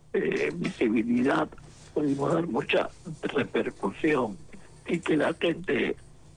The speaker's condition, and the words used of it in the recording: Laryngectomy. Creo que se me escucha bastante bien.